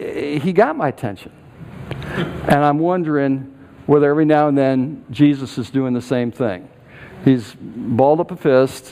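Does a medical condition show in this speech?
No.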